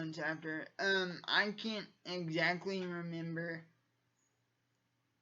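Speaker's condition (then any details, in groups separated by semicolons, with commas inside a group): Cerebral palsy; from birth, uses wheelchair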